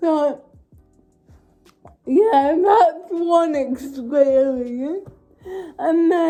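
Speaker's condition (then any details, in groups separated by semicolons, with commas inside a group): Cerebral palsy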